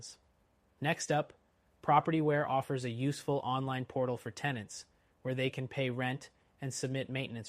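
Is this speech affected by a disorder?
No.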